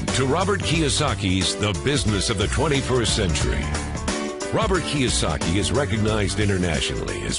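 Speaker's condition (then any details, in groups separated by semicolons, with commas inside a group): No condition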